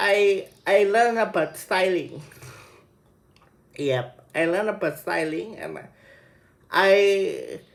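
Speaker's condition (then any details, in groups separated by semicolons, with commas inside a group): Cerebral palsy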